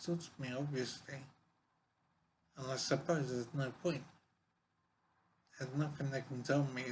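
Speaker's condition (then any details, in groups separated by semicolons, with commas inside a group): Brain injury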